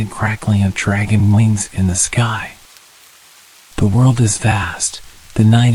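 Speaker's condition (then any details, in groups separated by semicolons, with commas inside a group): No condition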